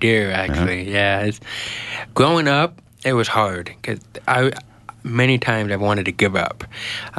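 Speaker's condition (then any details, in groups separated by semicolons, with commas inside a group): Genetic hearing loss; speaks well after years of therapy, trouble understanding unfamiliar accents on phone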